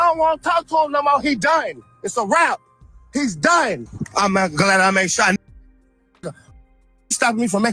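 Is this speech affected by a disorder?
No.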